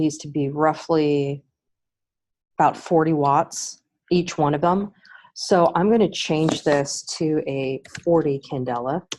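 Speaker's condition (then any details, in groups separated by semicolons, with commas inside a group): No condition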